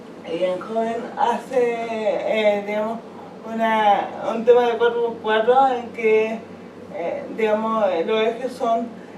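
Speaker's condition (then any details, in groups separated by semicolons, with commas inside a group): Cerebral palsy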